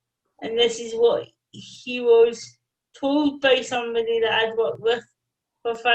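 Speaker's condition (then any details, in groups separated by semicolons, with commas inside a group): Cerebral palsy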